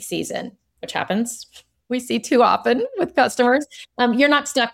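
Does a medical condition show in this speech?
No.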